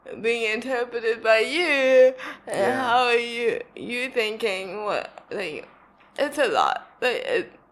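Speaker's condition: Cerebral palsy, spastic quadriplegic; diagnosed at 11 months

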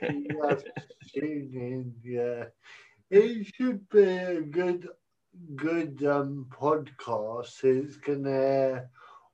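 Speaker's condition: Cerebral palsy; cerebral palsy from birth, uses walking stick, holding handheld mic prevents walking stick use on stage; speech sounds unusual, self-described as talking funny

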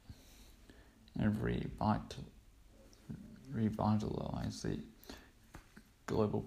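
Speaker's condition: Cerebral palsy; cerebral palsy since birth

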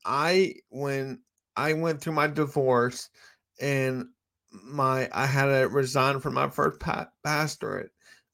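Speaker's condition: Cerebral palsy

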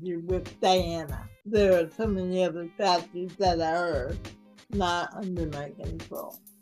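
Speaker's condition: Cerebral palsy; mildly affects speaking and gait

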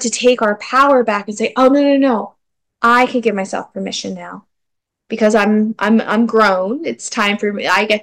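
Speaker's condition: No condition

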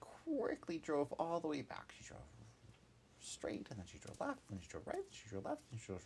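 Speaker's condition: No condition

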